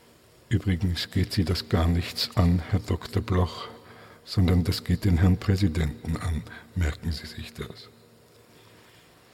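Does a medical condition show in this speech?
No.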